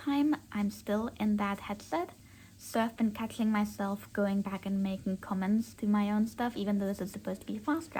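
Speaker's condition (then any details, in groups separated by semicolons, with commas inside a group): No condition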